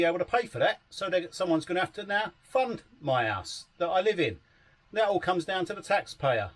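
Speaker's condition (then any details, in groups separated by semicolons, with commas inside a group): No condition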